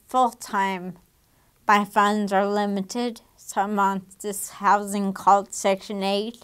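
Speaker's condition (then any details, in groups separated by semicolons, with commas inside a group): Damaged diaphragm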